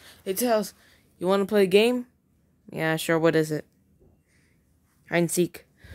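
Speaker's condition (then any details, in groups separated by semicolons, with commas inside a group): No condition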